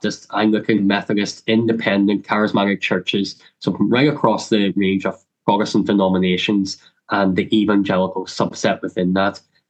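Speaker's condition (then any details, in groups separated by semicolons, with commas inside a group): Cleft lip and palate; congenital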